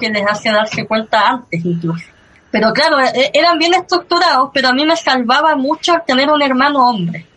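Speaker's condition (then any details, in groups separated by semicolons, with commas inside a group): Cleft lip and palate; since early childhood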